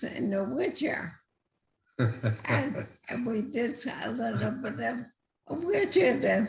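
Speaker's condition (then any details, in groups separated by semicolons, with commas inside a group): Multiple system atrophy; first diagnosed as ataxia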